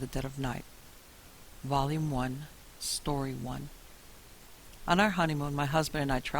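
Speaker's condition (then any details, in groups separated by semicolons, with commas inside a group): No condition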